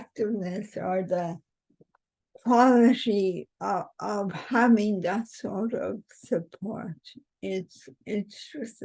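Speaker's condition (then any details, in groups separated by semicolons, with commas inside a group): Cerebral palsy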